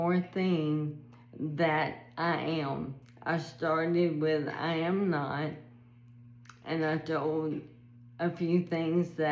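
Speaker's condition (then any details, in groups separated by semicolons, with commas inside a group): ALS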